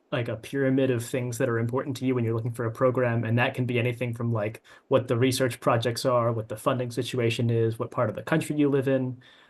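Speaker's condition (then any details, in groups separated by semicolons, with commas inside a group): No condition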